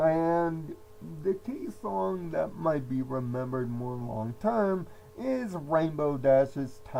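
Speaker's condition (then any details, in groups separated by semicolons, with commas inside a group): Cerebral palsy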